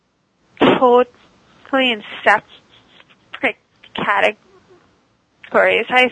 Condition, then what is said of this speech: Stuttering. A lot of times people just don't know what a stutter is, and they act weird or strange, and I stutter a lot worse